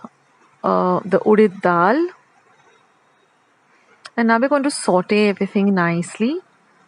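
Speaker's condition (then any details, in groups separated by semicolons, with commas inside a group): No condition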